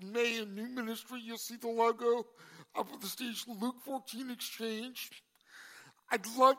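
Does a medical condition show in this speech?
Yes: cerebral palsy; congenital.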